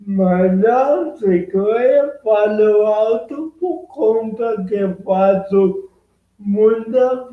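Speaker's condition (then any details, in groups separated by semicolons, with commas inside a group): Cerebral palsy; present from birth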